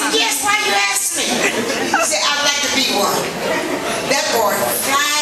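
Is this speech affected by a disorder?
No.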